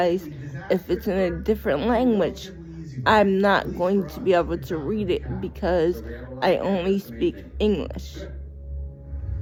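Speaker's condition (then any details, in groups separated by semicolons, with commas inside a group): Cerebral palsy; sounds out of breath after therapy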